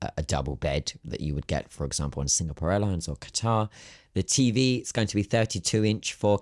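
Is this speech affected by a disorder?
No.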